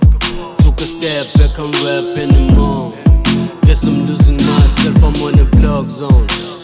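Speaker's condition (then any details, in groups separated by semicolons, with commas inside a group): No condition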